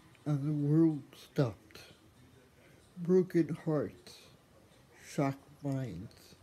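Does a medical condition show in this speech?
Yes: athetoid cerebral palsy; speech, wheelchair.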